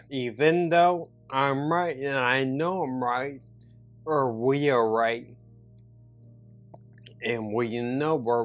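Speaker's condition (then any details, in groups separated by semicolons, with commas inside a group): Neurological disability (takes dalfampridine)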